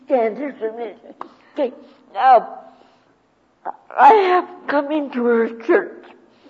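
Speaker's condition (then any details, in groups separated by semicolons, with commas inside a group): Cerebral palsy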